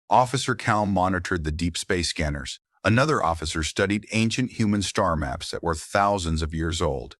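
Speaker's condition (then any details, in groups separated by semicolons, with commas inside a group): No condition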